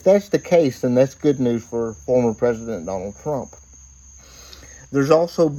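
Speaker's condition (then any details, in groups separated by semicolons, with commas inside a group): Cerebral palsy; reports speaking clearly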